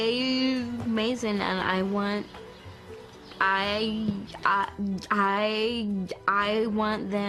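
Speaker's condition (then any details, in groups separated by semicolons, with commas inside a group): Cerebral palsy, severe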